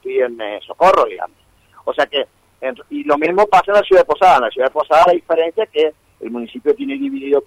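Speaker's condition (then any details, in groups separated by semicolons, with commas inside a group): No condition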